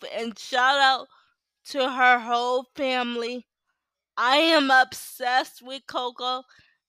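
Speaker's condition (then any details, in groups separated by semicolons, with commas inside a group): Cerebral palsy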